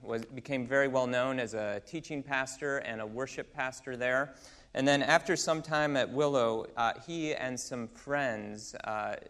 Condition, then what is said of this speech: None; typical speech.